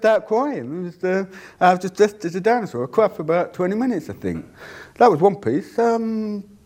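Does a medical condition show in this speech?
Yes: deafness; cannot hear own voice.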